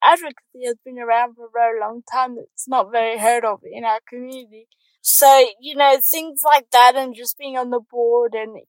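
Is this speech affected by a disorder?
Yes: cerebral palsy; congenital cerebral palsy, born in New Zealand.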